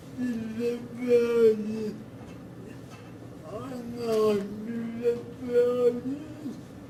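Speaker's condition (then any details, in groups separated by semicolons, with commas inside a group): Cerebral palsy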